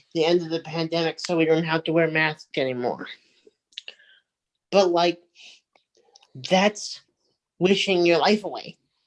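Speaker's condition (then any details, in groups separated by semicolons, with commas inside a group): Cerebral palsy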